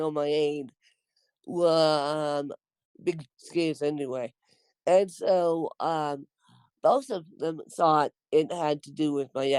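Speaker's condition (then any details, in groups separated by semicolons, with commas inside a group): Cerebral palsy, mixed, moderate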